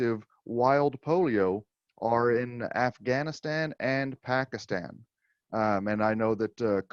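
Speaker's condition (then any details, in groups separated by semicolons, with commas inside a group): No condition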